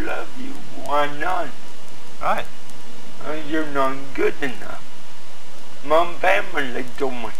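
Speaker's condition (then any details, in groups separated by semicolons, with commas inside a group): Cerebral palsy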